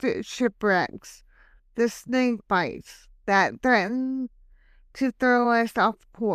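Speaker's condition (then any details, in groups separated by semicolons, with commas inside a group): Hemiplegic cerebral palsy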